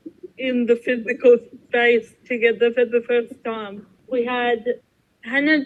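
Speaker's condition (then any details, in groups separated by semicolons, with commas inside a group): Cerebral palsy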